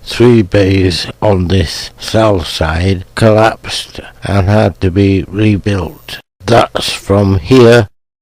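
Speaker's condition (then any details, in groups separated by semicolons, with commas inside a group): Motor neuron disease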